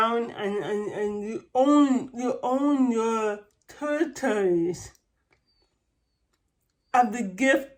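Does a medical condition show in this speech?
Yes: cerebral palsy.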